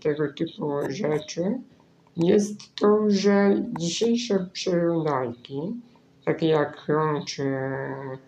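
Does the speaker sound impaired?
Yes: spinal muscular atrophy; nervous system disease preventing muscle building.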